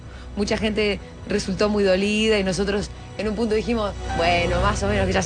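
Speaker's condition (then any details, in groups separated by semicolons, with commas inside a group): No condition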